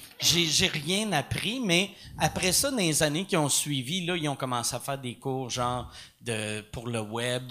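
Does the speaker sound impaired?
No.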